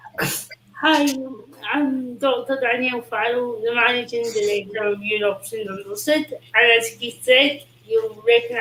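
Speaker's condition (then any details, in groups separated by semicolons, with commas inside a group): Cerebral palsy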